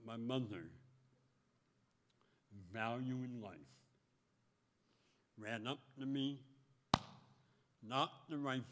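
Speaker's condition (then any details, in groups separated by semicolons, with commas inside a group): Speech impediment; 17 surgeries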